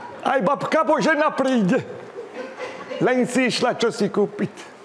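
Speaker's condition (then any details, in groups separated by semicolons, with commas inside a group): No condition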